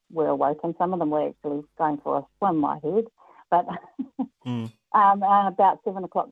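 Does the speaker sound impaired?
No.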